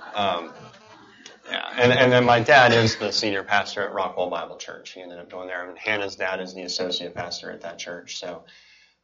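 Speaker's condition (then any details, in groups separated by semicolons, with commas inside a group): Cleft palate and cleft lip; present from birth in Kuwait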